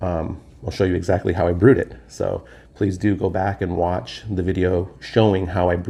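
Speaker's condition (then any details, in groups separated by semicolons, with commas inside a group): No condition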